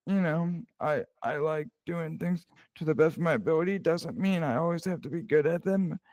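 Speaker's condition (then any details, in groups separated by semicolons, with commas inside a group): Cerebral palsy; present from birth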